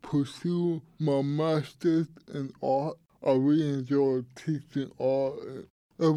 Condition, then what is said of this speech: Cerebral palsy. So it also affect my speaking, my walking, my hands.